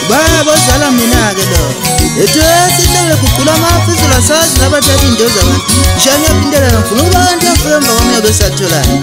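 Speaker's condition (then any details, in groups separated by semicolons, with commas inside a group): No condition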